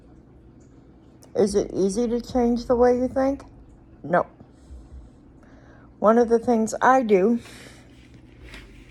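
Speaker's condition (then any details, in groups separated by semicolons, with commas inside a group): Cerebral palsy; speech noticeably atypical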